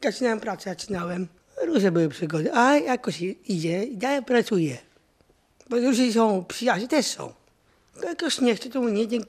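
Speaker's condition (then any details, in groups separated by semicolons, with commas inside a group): Down syndrome; adult, intellectual disability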